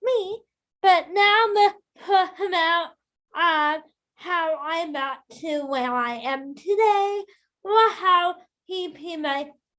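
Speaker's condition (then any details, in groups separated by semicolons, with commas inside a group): Cerebral palsy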